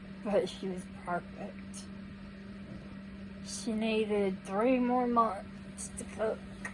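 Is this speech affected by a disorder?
Yes: cerebral palsy.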